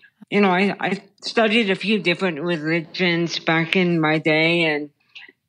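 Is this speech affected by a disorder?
Yes: brain stem tumor; childhood onset.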